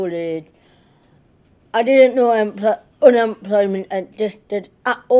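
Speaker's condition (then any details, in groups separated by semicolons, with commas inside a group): Cerebral palsy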